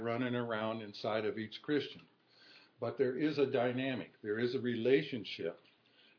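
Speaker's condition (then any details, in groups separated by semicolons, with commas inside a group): No condition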